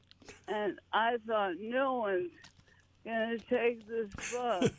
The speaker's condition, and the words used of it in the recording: ALS (motor neuron disease). She has a lot of difficulty speaking, and this is the reason.